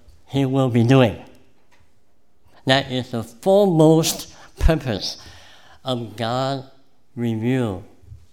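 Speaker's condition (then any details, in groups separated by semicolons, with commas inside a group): Cleft palate; congenital cleft palate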